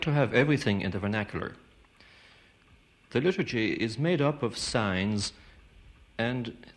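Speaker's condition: No condition

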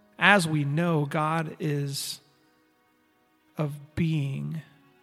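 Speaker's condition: No condition

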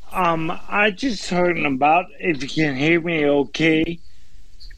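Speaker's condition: Slurred speech after COVID; vertigo and fall third week, normal MRI and spinal tap, no stroke or TIA; seven months since onset, age 51, not formally diagnosed, balance, coordination, vision, falls, no breathing issues; swallowing problems, speech normal before covid

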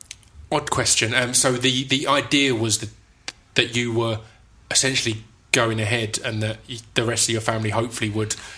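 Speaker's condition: Stutter; unnoticed during rapping and spoken word years, noticed with radio show and podcast, works with STAMMA; stuttering increased this episode due to nerves over serious subject; stutters more when nervous; repeated words, blocks

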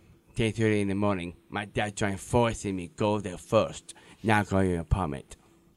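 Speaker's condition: Down syndrome

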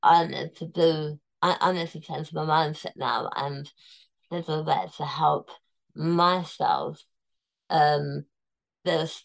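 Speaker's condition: Tongue cancer, near-total glossectomy; stage 4 tongue cancer

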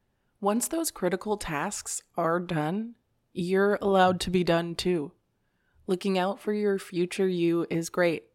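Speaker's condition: No condition

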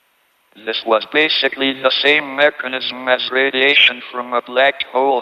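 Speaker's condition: ALS, tracheotomy, speech-generating device; earlier natural speech deteriorated

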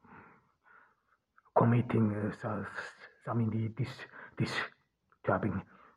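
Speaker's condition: Stuttering; cause unknown, only one in family who stutters, german mother tongue, born in austria; possibly part of why hard to be listened to at university; repeated sounds, prolonged sounds

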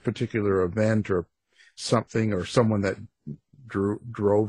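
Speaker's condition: No condition

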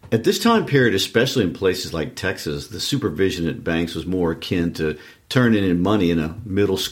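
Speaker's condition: No condition

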